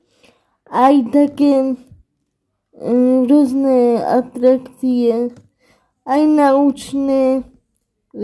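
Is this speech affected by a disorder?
Yes: cerebral palsy.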